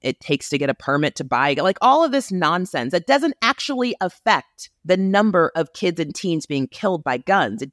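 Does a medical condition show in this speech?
No.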